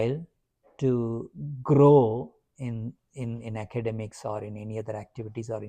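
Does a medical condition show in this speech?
No.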